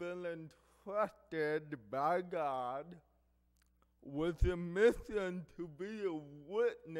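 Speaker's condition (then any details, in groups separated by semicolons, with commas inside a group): Cerebral palsy; affects hearing and speech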